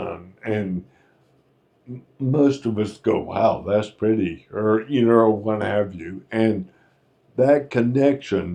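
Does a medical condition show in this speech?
Yes: Friedreich's ataxia.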